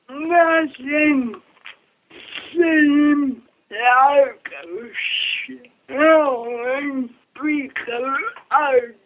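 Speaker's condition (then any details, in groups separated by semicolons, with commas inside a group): Cerebral palsy; from birth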